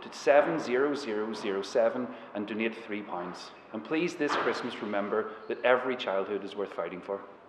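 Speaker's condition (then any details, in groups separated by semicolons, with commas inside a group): No condition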